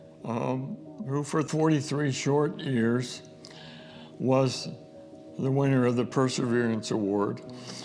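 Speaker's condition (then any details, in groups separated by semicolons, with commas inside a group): ALS; diagnosed almost two years ago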